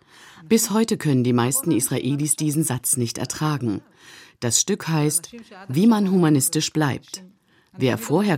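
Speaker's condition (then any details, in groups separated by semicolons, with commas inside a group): No condition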